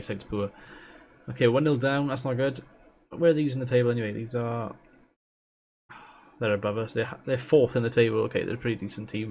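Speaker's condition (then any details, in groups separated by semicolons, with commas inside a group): No condition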